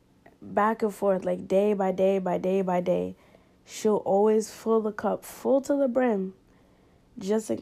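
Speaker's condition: No condition

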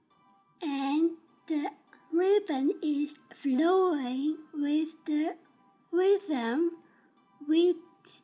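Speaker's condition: Down syndrome; developmental disability

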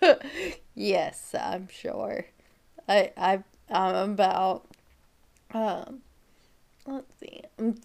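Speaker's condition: Friedreich's ataxia; about 24 years since diagnosis

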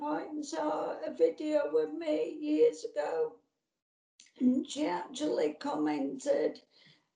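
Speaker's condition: Motor neurone disease; MND diagnosed about nine years ago, progressive, voice went overnight during past illnesses; still speaking, voice banked 1,600 phrases incl own, supported by therapist Richard Cave; voice affected quite a lot, once-broad Yorkshire accent changed, fears voice may suddenly go

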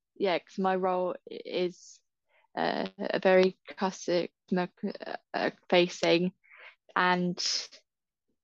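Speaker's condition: Stammer; stammer since school age, about 2 years of therapy, told unlikely to go away; copes in everyday situations, more confident and accepting of own speech, good and bad days; words don't come out, worse when tired, less fluent some days, needs more time and patience; repeated sounds, prolonged sounds

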